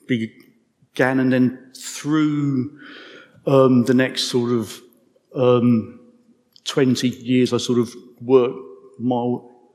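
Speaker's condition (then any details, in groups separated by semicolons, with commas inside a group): Stammer; man aged 55; stammer audible in speech; repeated sounds, blocks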